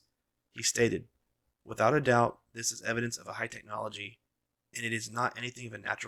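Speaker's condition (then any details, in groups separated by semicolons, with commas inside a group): No condition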